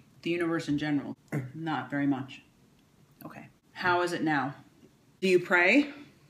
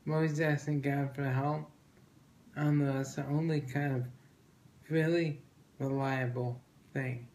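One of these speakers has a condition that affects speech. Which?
The second: traumatic brain injury.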